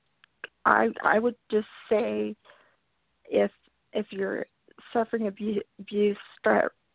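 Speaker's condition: Stuttering; stutter attributed by speaker to past events; little or no stuttering noticed in this recording, host says did not really stutter; repeated sounds, repeated words, blocks

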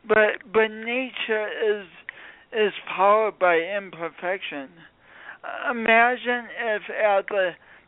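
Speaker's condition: Speech impediment from birth injury; distinctive voice, noted as not a Midwestern accent

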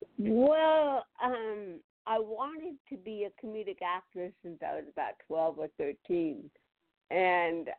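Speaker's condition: Cerebral palsy; c1 to c7 cervical spinal cord surgery

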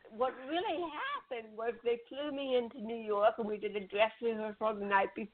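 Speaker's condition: Cerebral palsy; spinal cord neck surgery, titanium neck, limited neck movement; Botox injections in neck every 3 months for chronic pain

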